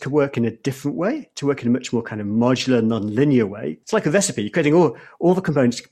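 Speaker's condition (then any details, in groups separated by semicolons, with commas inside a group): No condition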